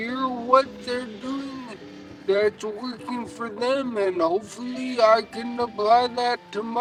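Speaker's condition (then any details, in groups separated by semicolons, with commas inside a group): Traumatic brain injury; ataxia from cerebellar damage, poor muscle control and coordination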